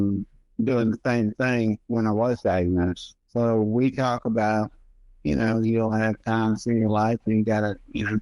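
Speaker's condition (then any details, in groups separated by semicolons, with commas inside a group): Multiple sclerosis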